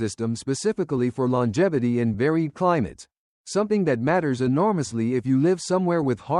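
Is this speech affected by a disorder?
No.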